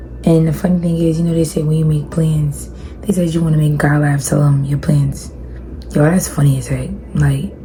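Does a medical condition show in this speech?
No.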